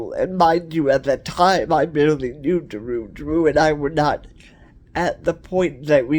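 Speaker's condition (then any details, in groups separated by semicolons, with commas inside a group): Cerebral palsy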